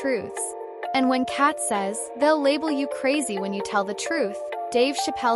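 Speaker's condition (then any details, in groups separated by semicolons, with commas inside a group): No condition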